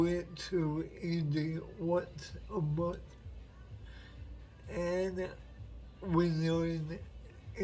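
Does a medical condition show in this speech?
Yes: cerebral palsy; uses wheelchair.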